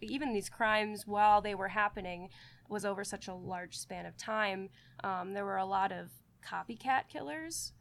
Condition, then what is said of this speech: No condition.